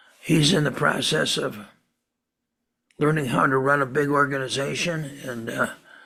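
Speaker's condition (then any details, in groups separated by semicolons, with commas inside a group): Parkinson's disease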